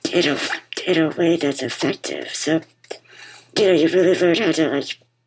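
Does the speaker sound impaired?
Yes: muscular dystrophy; congenital muscular dystrophy, diagnosed as toddler, relies on others for most daily living activities; wears BiPAP machine to help breathing; BiPAP machine audible while talking.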